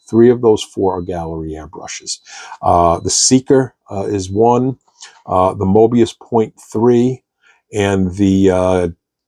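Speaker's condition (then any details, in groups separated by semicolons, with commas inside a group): No condition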